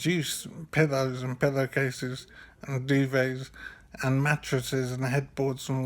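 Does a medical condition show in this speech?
Yes: brain injury; severe.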